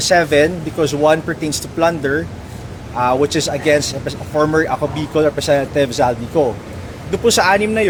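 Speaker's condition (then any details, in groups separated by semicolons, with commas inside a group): No condition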